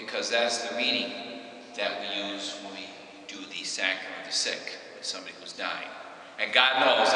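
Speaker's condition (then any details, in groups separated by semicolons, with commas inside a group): No condition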